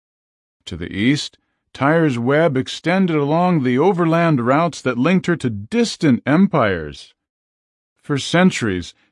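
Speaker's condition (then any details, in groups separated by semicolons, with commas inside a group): No condition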